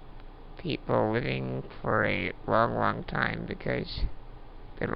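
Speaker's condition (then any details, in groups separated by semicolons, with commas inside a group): Duchenne muscular dystrophy; progressive muscle wasting, emergency tracheotomy after mucus plug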